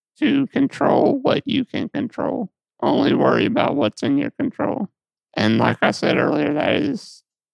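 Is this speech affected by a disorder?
Yes: muscular dystrophy; repositioned in bed by mother.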